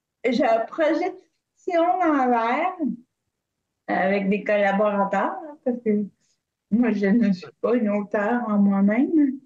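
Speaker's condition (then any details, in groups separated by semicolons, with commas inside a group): Cerebral palsy; from birth, extreme prematurity, three strokes, affects voice, hands, walking; nearly 49, wheelchair only, never walked, fatigue, slowness; shows a little in voice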